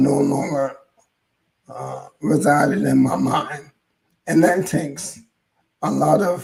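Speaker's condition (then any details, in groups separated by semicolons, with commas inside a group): ALS; hoarse voice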